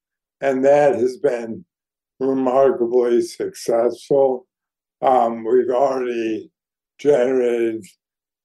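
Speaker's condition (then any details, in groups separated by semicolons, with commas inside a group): ALS; neurodegenerative disease, declining health; voice somewhat compromised by disease, audibly affected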